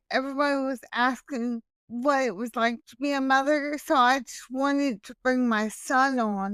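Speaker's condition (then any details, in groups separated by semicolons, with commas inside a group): Hemiplegic cerebral palsy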